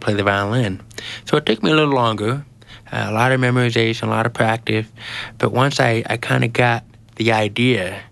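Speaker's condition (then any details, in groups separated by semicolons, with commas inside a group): Genetic hearing loss; congenital genetic 90% hearing loss inherited from father, diagnosed almost age two, no cochlear implant; hearing aid, earlier body aid, twelve years speech and listening therapy, Child Shall Speak program; speaks well after years of therapy, trouble understanding unfamiliar accents on phone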